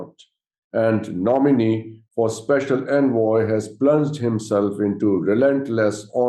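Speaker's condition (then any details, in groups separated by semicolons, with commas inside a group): No condition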